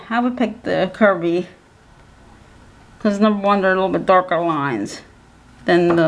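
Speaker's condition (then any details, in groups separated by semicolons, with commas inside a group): Cerebral palsy; physical handicap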